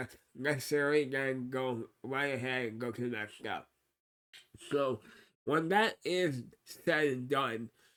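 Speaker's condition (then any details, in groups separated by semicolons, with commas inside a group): Cerebral palsy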